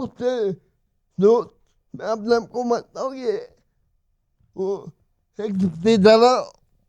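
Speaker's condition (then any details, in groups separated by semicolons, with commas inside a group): Cerebral palsy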